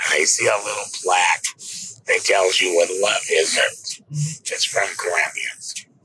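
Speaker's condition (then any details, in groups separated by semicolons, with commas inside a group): Laryngectomy; 6.5 days intensive care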